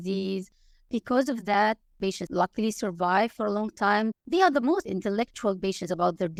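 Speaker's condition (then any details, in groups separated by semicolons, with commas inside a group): No condition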